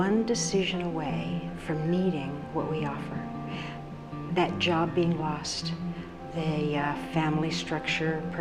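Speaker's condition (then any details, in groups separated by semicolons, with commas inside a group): No condition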